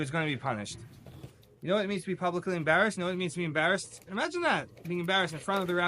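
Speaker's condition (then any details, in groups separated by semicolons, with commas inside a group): No condition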